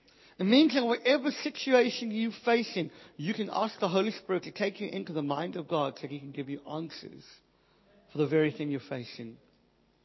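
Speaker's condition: Cleft palate, Pierre Robin syndrome; still struggles quite severely

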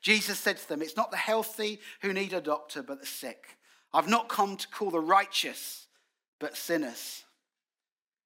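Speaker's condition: No condition

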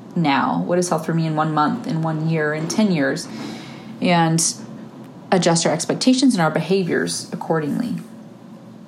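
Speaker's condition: No condition

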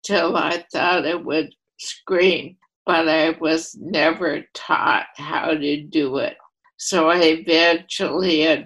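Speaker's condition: ALS, primary lateral sclerosis

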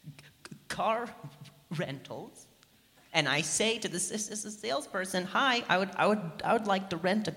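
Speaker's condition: Stutter; audible stuttering during stand-up, called pretty bad by an audience member; repeated sounds, repeated words

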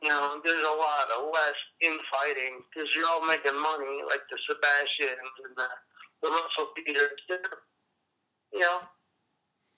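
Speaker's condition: Cerebral palsy; appearance likened to Parkinson's

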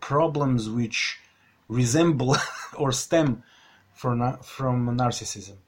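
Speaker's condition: Stuttering; stutter since childhood, continuing into adulthood; still stutters; repeated sounds, prolonged sounds

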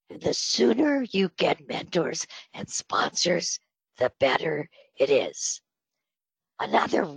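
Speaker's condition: Spasmodic dysphonia; on Botox treatment

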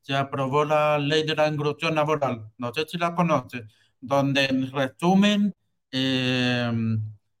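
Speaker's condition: Hearing loss with cochlear implant; congenital hearing loss, cochlea dead, cochlear implant surgery, implant electrically stimulates cochlea

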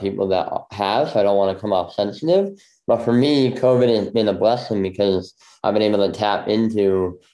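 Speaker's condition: Bilateral cleft lip; braces 15 years

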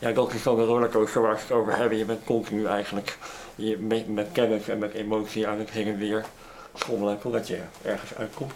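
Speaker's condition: Cleft lip; cleft audible in way of speaking

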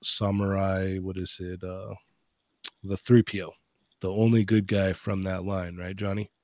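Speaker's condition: No condition

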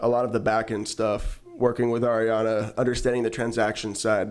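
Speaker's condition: No condition

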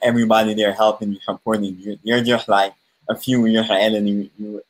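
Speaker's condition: Cleft palate; congenital cleft palate, speech impediment since birth; speech impediment noticeable to listeners

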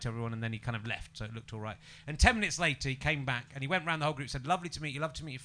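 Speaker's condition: No condition

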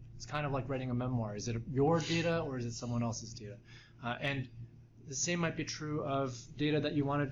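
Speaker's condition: No condition

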